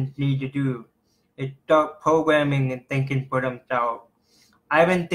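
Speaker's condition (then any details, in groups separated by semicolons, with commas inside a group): Cerebral palsy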